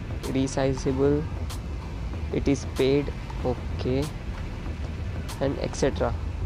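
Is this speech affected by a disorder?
No.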